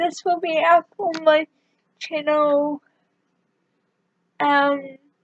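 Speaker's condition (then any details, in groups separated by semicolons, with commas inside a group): Cerebral palsy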